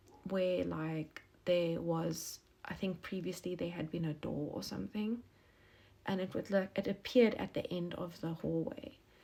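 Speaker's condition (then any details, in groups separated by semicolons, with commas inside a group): No condition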